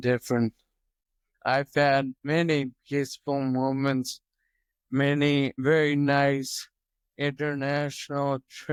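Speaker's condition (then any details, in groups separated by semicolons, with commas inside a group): Toxic leukoencephalopathy, locked-in syndrome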